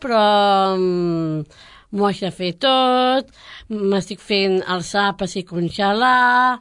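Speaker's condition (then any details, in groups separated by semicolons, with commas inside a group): Down syndrome; congenital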